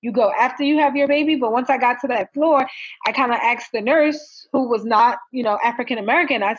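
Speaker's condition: No condition

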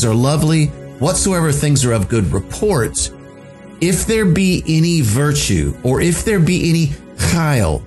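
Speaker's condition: No condition

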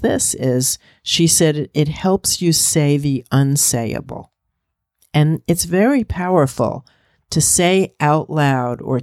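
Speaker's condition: No condition

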